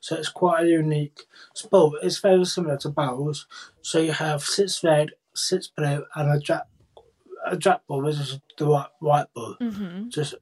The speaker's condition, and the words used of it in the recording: Cerebral palsy. With having the deafness was that, as you can tell, I speak quite clearly and I speak quite well.